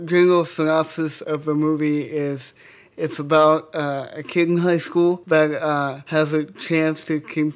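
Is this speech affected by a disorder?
Yes: cerebral palsy; congenital, entire left side affected, left eye, foot and hand; taught self to move left hand, finger mobility developed through years of guitar playing; speech affected.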